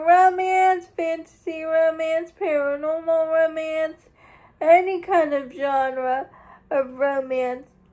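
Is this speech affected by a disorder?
Yes: cerebral palsy; uses wheelchair.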